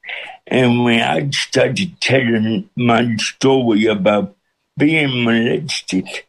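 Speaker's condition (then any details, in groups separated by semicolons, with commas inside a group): Cerebral palsy with speech impediment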